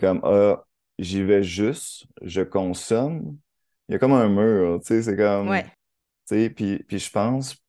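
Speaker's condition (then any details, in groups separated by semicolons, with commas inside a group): Stuttering; lives with stuttering, speech blocks at times; warns listeners speech may block during recording; attributed by speaker to capricious vocal cords; repeated sounds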